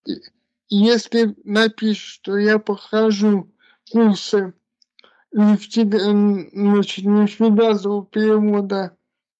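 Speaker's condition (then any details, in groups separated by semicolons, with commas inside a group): Cerebral palsy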